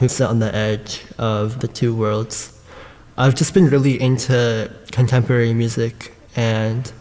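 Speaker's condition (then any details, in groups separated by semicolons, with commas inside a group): Bilateral cleft palate and lip; congenital bilateral cleft lip and palate, operated on in childhood by Dr. Mulliken at Boston Children's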